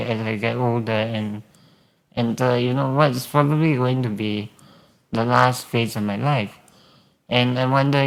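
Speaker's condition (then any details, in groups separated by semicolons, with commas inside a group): Spinal muscular atrophy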